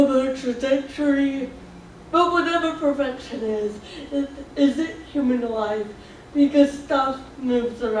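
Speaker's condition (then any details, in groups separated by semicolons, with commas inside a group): Cerebral palsy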